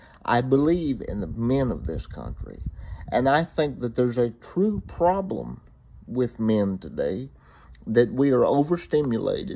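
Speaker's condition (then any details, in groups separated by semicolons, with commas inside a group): Cerebral palsy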